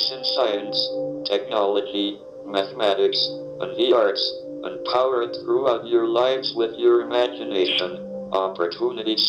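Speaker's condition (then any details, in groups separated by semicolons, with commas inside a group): ALS, speech-generating device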